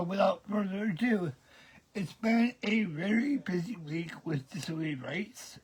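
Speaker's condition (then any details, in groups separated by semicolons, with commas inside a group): Cerebral palsy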